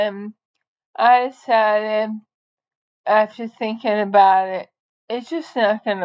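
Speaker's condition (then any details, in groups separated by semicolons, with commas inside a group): ALS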